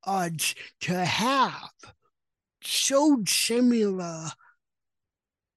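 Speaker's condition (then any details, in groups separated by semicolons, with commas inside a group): Cerebral palsy; self-described chatterbox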